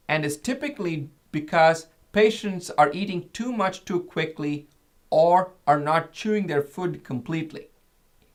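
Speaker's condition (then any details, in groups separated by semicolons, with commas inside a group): No condition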